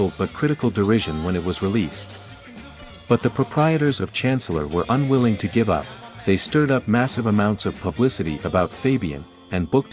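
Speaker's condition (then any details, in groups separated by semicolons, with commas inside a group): No condition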